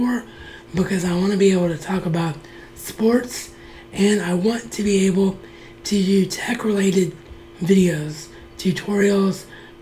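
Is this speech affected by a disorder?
Yes: cerebral palsy; wheelchair bound.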